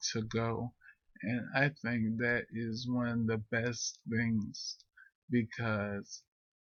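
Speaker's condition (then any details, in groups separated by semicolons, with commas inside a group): Multiple sclerosis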